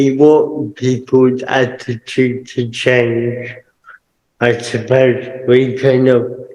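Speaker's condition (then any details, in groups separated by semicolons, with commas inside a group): Cerebral palsy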